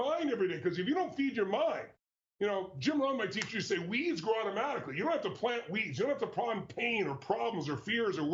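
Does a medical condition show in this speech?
No.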